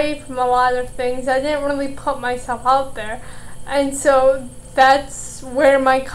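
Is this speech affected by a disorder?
Yes: cerebral palsy, mild.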